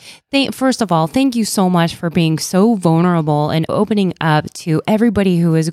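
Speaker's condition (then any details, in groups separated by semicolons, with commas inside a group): No condition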